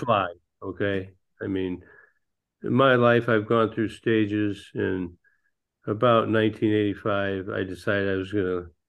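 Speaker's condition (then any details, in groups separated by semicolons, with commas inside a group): Parkinson's disease; man nearly 66, no longer flies planes because of Parkinson's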